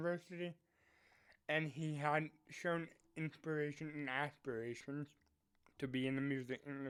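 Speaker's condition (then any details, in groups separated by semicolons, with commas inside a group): Cerebral palsy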